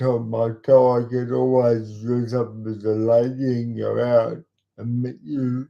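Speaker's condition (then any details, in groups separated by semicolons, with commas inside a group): Cerebral palsy; talks slowly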